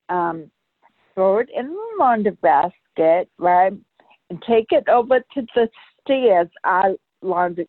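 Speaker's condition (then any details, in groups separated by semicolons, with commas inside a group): Brain aneurysm rupture; sudden ruptured brain aneurysm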